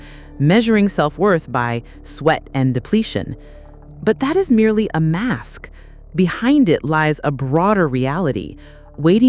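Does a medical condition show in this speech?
No.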